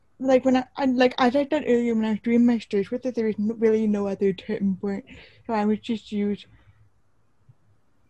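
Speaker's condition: Deaf / hard of hearing, congenital; hard of hearing or deaf since birth; cannot hear anybody during COVID

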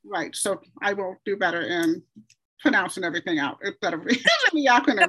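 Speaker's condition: Deafness, hard of hearing/deaf

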